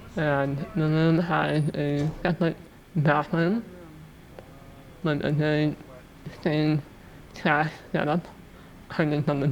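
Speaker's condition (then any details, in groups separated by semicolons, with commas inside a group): Muscular dystrophy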